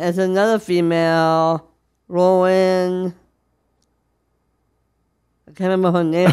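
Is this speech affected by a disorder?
Yes: Down syndrome; age 40.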